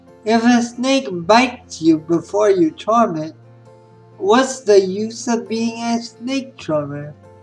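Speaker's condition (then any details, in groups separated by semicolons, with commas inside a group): Spastic cerebral palsy; spastic quadriplegic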